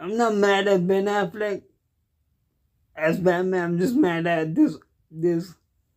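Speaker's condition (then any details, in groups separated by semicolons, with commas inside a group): Cerebral palsy; cannot walk, uses wheelchair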